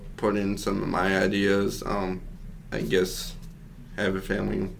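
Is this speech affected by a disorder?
Yes: cerebral palsy; since birth, makes getting around harder, about 35 surgeries.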